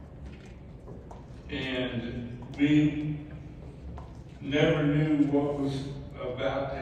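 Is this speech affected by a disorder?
Yes: ALS; mainly right side and both legs.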